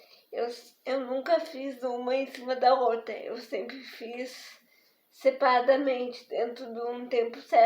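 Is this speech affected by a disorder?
Yes: spastic diplegic cerebral palsy.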